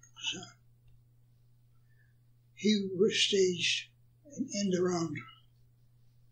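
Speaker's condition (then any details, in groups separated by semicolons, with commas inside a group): Parkinson's; attributed to Agent Orange exposure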